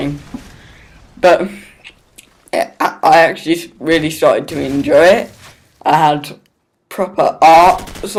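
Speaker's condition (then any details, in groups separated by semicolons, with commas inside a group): Cerebral palsy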